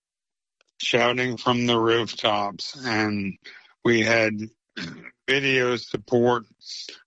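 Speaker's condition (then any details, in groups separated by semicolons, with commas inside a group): ALS; ALS (motor neuron disease), diagnosed nearly three years earlier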